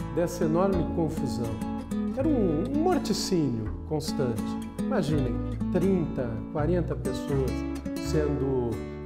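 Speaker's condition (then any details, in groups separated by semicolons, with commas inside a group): No condition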